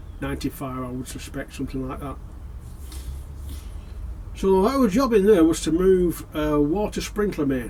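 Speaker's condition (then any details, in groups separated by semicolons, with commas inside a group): No condition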